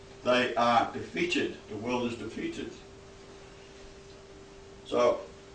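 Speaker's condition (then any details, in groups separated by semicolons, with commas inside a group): No condition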